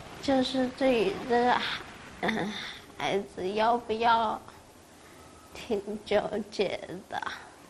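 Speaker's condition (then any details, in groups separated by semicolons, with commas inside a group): Hereditary cerebellar ataxia; inherited, confirmed by gene testing; 14 years since onset, rapid worsening, lower body largely paralyzed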